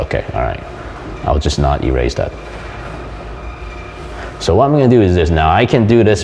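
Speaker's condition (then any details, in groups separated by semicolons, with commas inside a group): No condition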